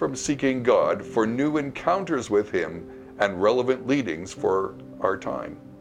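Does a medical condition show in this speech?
No.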